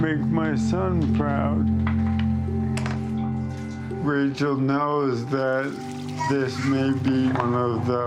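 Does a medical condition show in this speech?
Yes: ALS; lost voice, weak diaphragm and tongue, eye-controlled computer voice.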